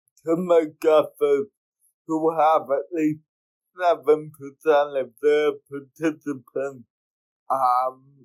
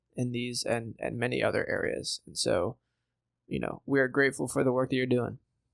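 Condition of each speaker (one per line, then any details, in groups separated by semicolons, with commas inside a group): Cerebral palsy; from early childhood; speech therapy in childhood
No condition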